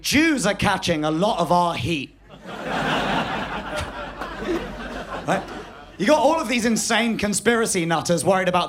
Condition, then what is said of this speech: None; typical speech.